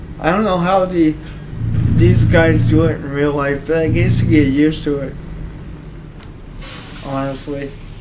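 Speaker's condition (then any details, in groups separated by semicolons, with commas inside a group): Cerebral palsy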